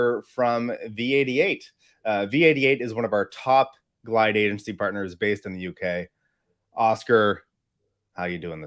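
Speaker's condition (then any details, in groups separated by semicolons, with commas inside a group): No condition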